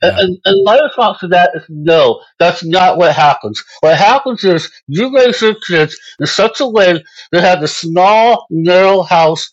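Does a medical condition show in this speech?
Yes: Moebius syndrome; congenital.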